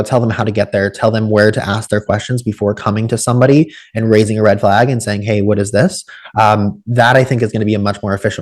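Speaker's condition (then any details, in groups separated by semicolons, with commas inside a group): No condition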